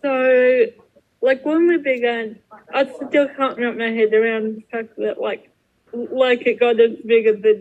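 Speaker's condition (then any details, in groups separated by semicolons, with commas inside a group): Cerebral palsy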